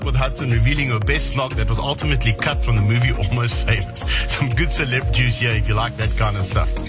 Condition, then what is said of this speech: No condition.